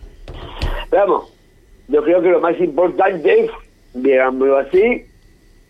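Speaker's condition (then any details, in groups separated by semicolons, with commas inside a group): Down syndrome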